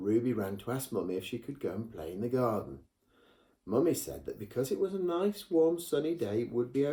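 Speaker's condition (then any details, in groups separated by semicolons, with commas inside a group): No condition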